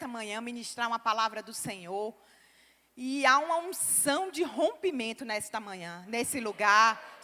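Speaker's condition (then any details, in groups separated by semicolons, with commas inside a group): No condition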